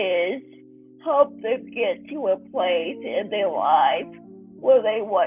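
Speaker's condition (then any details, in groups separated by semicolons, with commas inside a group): Cerebral palsy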